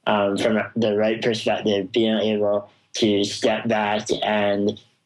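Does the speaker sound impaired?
Yes: spinal muscular atrophy; congenital, progressive muscle wasting, never walked, crawled or sat unassisted, wheelchair since about age two; affects all muscles including jaw and tongue, little to no control of four limbs; jaw and tongue weakness affects talking, may be difficult to understand, described as mumbly.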